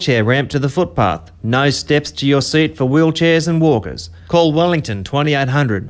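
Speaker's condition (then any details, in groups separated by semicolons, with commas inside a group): No condition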